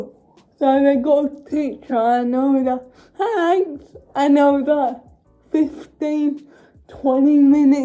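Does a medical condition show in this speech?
Yes: cerebral palsy.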